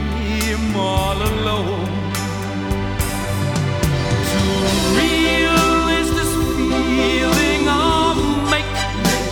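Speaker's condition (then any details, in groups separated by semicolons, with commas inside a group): No condition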